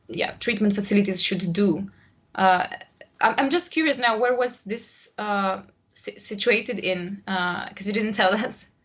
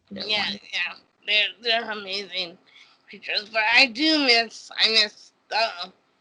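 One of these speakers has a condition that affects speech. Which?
The second: cerebral palsy; birth oxygen deprivation; speech therapy in childhood.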